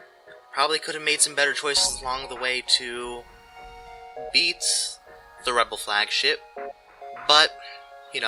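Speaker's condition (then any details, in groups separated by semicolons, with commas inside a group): No condition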